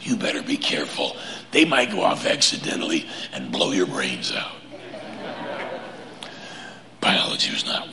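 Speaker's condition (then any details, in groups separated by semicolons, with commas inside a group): Laryngeal cancer; laryngectomy scheduled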